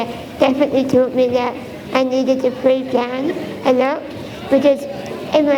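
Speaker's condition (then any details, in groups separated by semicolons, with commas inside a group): Spinal muscular atrophy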